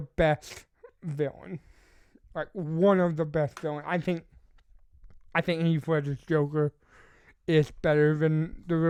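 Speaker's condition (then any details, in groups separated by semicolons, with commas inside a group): Cerebral palsy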